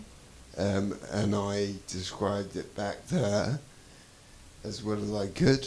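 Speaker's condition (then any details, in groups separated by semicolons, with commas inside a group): Traumatic brain injury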